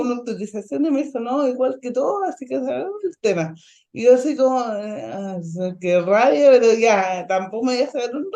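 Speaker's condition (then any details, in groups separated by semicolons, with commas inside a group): Ataxic cerebral palsy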